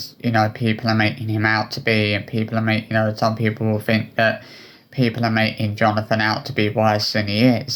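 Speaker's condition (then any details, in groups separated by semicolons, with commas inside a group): No condition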